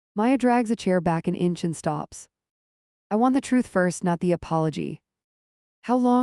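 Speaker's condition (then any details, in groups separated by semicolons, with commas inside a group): No condition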